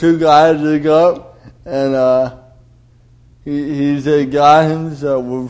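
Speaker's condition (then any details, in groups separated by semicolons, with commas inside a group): Cerebral palsy; cord around neck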